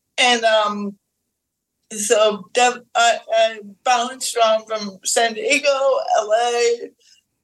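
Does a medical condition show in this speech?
Yes: cerebral palsy; physical disability.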